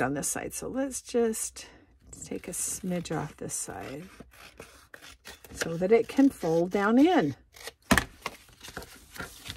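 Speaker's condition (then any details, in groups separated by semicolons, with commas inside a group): No condition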